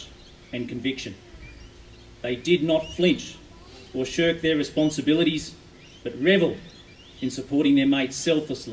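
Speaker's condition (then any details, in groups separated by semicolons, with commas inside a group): No condition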